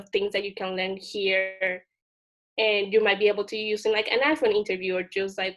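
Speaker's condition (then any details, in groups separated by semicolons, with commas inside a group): No condition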